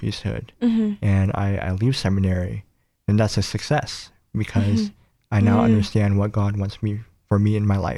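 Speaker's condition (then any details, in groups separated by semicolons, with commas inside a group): Cleft palate; nose and lip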